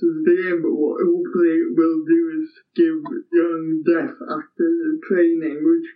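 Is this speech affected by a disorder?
Yes: cerebral palsy; physical only.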